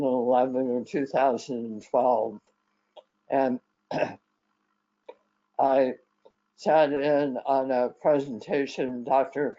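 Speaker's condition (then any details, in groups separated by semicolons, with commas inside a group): Head and neck cancer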